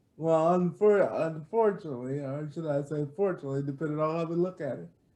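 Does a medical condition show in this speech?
Yes: cerebral palsy.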